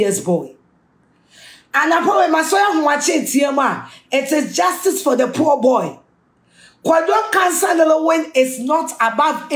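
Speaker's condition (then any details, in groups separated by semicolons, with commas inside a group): No condition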